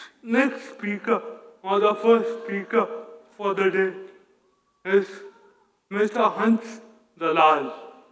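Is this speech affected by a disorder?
Yes: cerebral palsy; hinders speech, sounds childlike.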